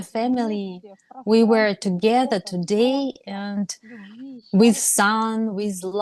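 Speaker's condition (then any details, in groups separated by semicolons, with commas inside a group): No condition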